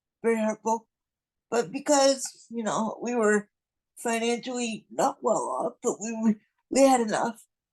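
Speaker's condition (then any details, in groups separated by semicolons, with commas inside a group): Cerebral palsy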